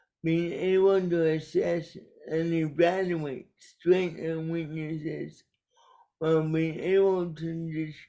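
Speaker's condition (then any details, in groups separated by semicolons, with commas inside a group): Cerebral palsy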